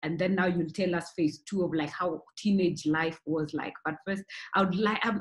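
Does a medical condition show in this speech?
No.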